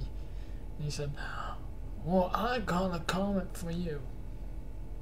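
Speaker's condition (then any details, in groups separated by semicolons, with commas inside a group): Cerebral palsy; cannot stand beyond 10 minutes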